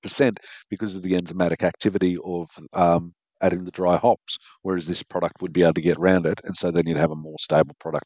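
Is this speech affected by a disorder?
No.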